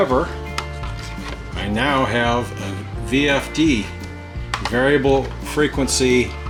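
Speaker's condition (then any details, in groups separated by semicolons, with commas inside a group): No condition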